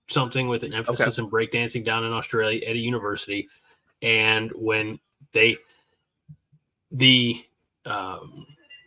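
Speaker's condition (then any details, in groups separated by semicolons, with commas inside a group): No condition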